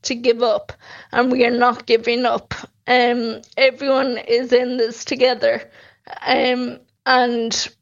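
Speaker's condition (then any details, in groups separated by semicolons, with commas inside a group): Friedreich's ataxia; campaigning for access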